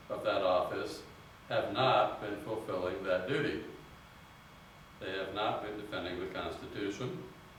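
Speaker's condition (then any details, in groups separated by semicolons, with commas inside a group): No condition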